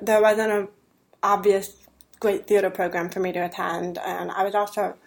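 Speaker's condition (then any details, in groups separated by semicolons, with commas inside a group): Deafness; hears men's voices better than women's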